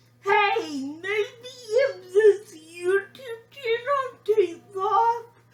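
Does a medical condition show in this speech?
Yes: cerebral palsy; severe athetoid quadriplegic, diagnosed from symptoms; shaky speech.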